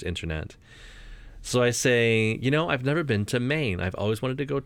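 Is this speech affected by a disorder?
No.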